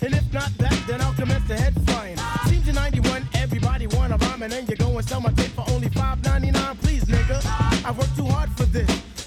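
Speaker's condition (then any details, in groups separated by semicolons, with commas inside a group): No condition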